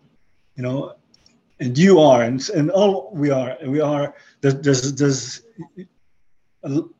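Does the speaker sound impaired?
Yes: aphasia after stroke; aphasia caused by stroke; struggles to carry a conversation on interesting subject matter.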